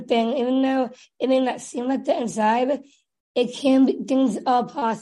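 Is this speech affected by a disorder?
Yes: Down syndrome; age 23.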